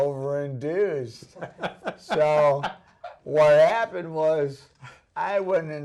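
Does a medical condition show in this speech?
Yes: ALS.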